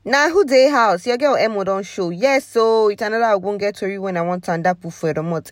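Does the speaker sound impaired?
No.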